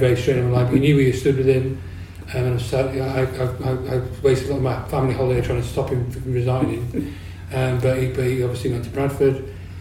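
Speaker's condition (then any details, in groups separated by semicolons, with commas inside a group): Parkinson's disease; mumbles a lot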